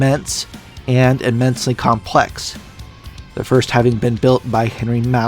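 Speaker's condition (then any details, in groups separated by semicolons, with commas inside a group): No condition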